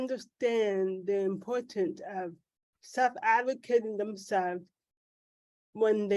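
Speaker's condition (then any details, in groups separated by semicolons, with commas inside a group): Cerebral palsy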